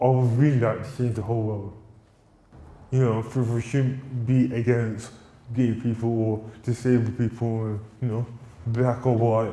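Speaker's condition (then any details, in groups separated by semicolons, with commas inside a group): Cerebral palsy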